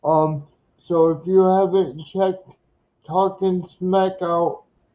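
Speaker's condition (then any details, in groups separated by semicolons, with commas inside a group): Cerebral palsy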